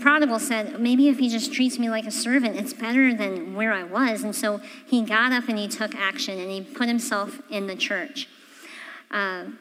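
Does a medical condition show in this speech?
Yes: cleft palate; congenital.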